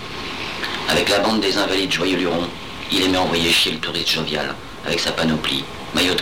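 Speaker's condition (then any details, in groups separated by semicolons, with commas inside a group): No condition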